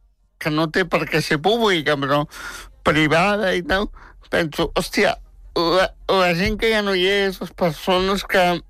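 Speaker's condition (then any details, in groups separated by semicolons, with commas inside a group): Spastic tetraplegic cerebral palsy; very talkative since age 3, worked hard to make people understand speech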